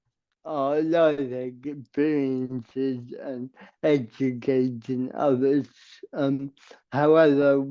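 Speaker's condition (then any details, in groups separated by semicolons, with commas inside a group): Cerebral palsy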